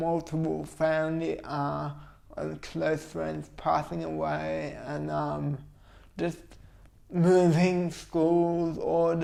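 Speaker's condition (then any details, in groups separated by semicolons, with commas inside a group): Cerebral palsy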